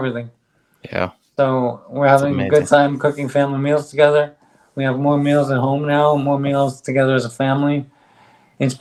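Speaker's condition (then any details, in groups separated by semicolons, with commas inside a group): ALS; on drug, stronger bite, speaks better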